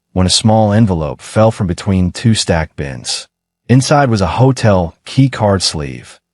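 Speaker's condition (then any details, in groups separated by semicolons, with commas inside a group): No condition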